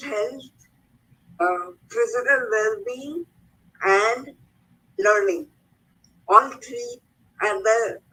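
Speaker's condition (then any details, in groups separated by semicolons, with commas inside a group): Cerebral palsy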